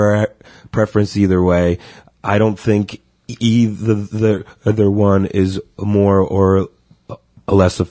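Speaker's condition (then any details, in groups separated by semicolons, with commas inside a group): Stuttering; lifelong stuttering, long history of avoiding stuttering, involved in stuttering self-help and therapy; open about stuttering, advertises stuttering; stutter-like tension when signing own name, worse under pressure or with people watching; repeated sounds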